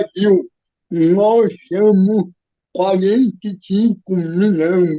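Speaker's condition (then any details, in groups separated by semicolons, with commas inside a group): Cerebral palsy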